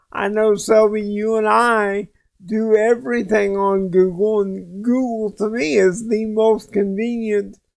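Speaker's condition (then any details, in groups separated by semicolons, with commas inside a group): Cerebral palsy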